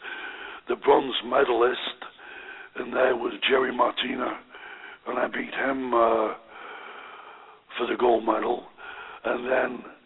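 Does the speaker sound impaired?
Yes: voice box damage after neck operation; voice affected, may be hard to understand.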